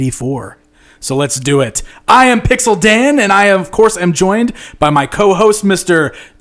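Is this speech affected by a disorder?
No.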